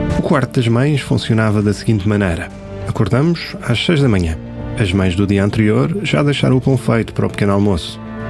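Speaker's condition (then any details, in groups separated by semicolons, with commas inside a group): No condition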